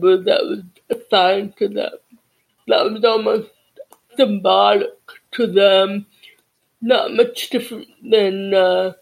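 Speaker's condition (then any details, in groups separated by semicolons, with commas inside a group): Deafness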